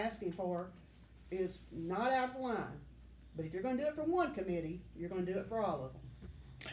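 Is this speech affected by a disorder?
No.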